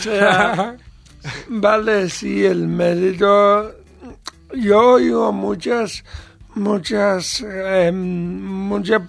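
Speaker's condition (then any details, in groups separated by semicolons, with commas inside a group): Cerebral palsy; present from birth, brain damage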